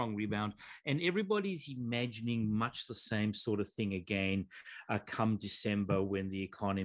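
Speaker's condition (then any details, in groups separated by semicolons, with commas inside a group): No condition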